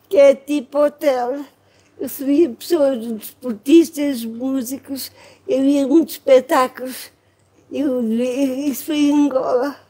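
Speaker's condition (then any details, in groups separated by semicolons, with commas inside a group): Cerebral palsy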